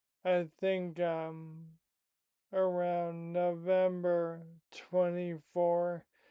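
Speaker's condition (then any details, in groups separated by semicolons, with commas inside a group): Primary lateral sclerosis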